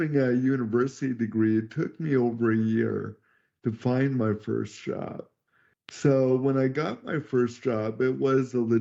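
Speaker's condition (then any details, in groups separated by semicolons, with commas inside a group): Cerebral palsy; could not talk until age 12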